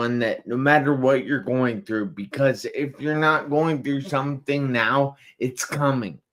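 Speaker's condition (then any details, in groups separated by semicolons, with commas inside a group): Traumatic brain injury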